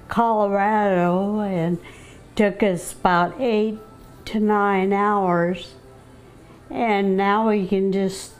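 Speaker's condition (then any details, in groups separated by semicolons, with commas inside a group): Essential tremor; hand tremor, deep brain stimulation implant; tremor improved with DBS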